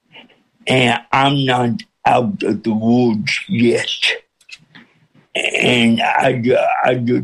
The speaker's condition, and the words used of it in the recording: Cerebral palsy. God allowed me to be born with cerebral palsy, with a speech impediment,